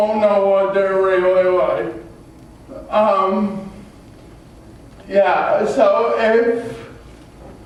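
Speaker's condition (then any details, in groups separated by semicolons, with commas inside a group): Cerebral palsy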